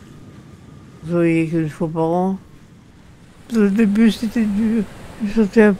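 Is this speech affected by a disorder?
Yes: Parkinson's disease; legs affected, partly paralysed; aged 93, uses wheelchair.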